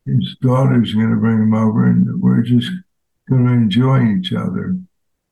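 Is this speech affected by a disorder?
Yes: ALS; voice changed since onset, now a different voice, no spontaneous crying fits.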